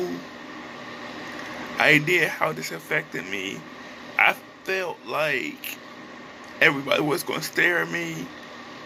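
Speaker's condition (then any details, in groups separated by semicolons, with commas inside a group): Cerebral palsy; from birth, repeated leg surgeries since age 5, uses wheelchair; affected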